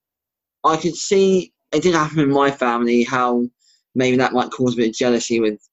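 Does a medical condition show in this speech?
Yes: bilateral cleft lip and palate; age 22, 35th operation tomorrow, recent plastic surgery, jaw surgery planned.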